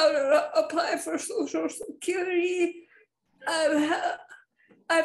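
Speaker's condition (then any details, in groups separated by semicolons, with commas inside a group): Spastic cerebral palsy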